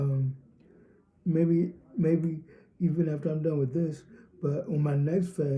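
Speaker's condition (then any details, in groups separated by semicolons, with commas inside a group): Cerebral palsy, spastic diplegia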